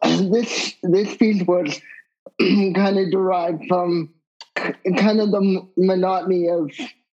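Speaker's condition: Cerebral palsy; wheelchair user

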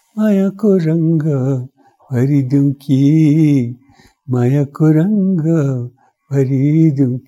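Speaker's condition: Parkinson's disease; sometimes hard to understand

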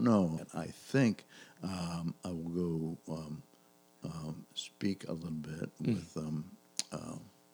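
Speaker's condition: Aphasia after stroke; stroke during heart procedure for suspected blockage, sedated, breathing tube, 5 days in ICU; over 7 years recovery, speech therapy with Rebecca, Katie Murphy, CrossFit with Mesa, public speaker; very hard time speaking, knows what to say, speech returned after about two and half years

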